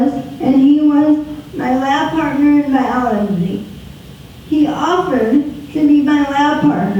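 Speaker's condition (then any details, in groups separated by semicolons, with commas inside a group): Spastic quadriplegic cerebral palsy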